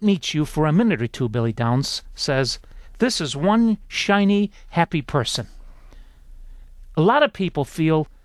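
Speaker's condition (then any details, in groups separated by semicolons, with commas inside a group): No condition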